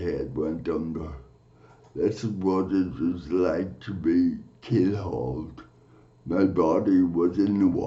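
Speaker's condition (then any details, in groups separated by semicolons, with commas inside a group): Cerebral palsy; from birth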